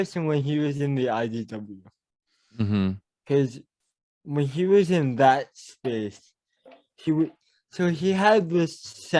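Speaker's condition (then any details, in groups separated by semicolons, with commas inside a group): Cerebral palsy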